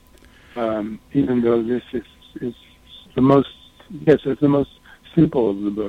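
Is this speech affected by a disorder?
Yes: Parkinson's disease; frozen face first noticed by a doctor, confirmed by Parkinson specialists; exhaustion main symptom, muddy head felt during interview, tiny scrawled handwriting getting tinier; throat getting closed up, losing voice.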